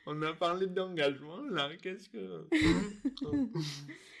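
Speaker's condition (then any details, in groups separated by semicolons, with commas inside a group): Dystonia; articulation difficulties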